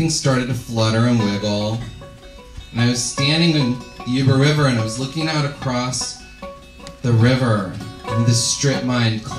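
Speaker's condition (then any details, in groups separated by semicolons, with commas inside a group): No condition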